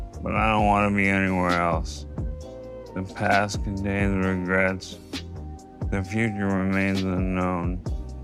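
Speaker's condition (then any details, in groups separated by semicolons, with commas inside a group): ALS; onset with right hand weakness; under a year since diagnosis, progressive; speaking became harder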